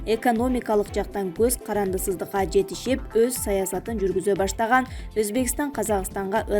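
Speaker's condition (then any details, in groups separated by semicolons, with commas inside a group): No condition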